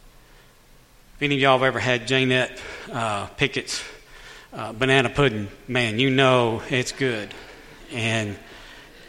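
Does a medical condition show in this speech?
Yes: cleft lip and palate; born with cleft lip and cleft palate.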